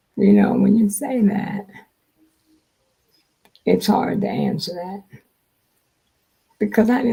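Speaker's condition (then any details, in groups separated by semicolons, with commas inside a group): Multiple sclerosis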